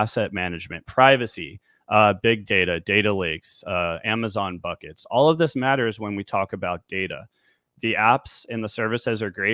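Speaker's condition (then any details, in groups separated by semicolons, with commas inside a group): No condition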